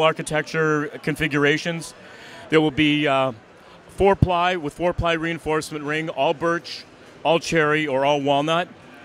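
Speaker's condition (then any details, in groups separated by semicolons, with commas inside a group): No condition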